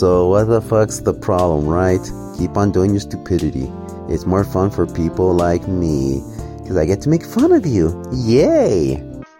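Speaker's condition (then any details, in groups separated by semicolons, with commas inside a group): No condition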